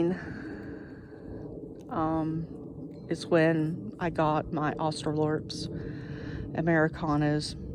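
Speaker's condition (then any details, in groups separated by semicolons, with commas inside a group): No condition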